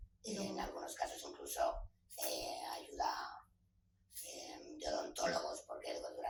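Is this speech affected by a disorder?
Yes: total laryngectomy.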